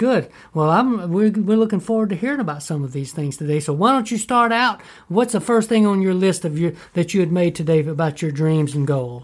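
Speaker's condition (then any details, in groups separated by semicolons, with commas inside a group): No condition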